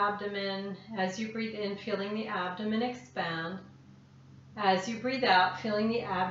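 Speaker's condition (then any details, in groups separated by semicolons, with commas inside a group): No condition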